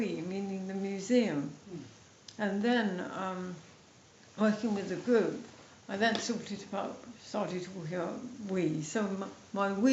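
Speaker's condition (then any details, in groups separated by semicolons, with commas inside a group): MND, mild; speech slightly affected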